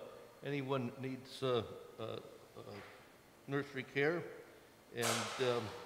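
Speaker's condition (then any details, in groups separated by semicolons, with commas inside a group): No condition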